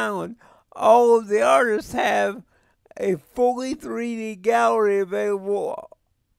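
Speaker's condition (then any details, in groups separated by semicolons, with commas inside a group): Cerebral palsy; speech sounds drunk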